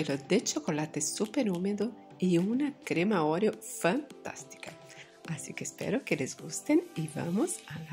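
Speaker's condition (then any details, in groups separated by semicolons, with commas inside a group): No condition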